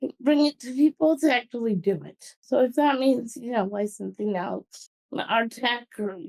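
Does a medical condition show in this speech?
Yes: cerebral palsy.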